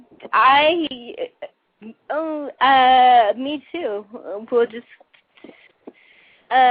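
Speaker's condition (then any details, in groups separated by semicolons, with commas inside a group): Cerebral palsy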